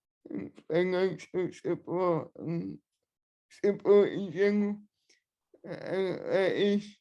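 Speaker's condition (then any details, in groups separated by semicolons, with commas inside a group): Cerebral palsy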